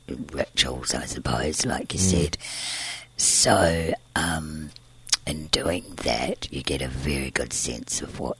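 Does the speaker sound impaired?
Yes: tracheostomy and scarred vocal cord, laryngeal cysts, surgical vocal cord scarring; congenital laryngeal cysts, tracheostomy 3 weeks to 15, reinserted 18, cyst surgery 20 Green Lane Hospital; voice sounds different, presses on tracheostomy tube, later surgery left voiceless eight months, used voice machine.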